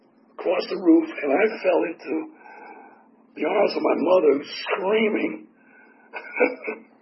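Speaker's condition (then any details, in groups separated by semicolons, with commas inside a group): Tracheotomy; tracheotomy still in place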